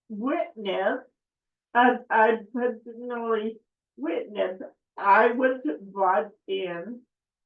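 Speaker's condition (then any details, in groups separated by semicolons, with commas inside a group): Cerebral palsy; affects speech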